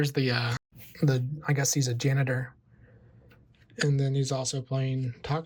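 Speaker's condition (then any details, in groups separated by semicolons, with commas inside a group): No condition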